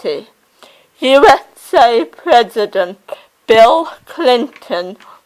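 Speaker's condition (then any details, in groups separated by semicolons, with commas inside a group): Cerebral palsy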